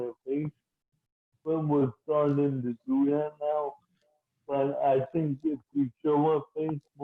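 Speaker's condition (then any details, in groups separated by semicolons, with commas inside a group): Cerebral palsy, mild; weak muscles; speech slightly affected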